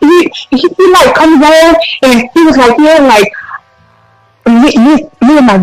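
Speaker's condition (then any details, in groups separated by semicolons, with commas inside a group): Stutter; stutter since age 3; people took voice away because of stutter; repeated sounds, repeated words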